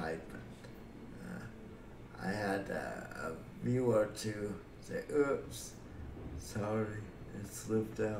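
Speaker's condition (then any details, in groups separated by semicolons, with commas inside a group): Cerebral palsy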